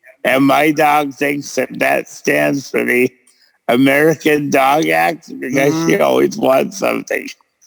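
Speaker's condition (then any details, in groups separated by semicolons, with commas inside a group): Cerebral palsy; present since birth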